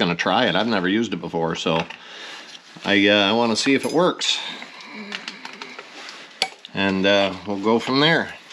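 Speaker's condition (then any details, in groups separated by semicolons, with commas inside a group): No condition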